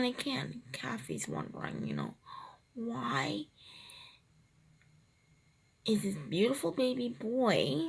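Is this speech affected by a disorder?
Yes: cerebral palsy, triplegia.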